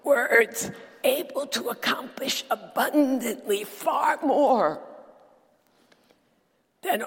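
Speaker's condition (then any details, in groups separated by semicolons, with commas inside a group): Dysphonia; not a sore throat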